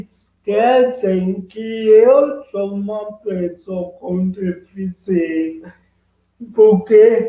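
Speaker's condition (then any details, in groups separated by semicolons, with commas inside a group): Cerebral palsy; present from birth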